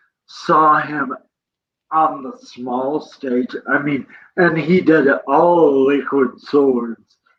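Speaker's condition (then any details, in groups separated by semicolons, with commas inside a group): Cerebral palsy; present from birth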